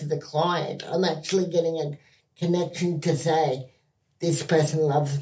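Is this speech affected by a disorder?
Yes: cerebral palsy, spastic quadriplegia.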